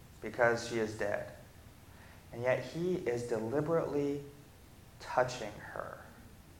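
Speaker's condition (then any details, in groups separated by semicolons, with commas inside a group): No condition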